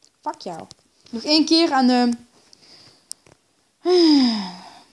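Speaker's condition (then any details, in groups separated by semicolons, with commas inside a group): No condition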